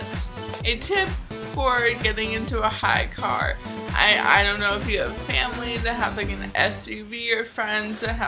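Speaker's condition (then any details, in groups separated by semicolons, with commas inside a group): Cerebral palsy, mild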